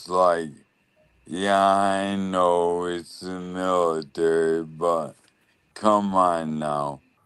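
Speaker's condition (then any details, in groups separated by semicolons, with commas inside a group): ALS; one leg affected, leg brace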